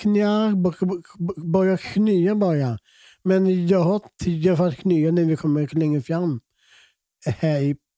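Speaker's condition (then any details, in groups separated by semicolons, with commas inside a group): Down syndrome; present from birth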